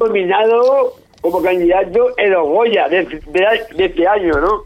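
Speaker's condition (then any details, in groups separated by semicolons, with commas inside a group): Down syndrome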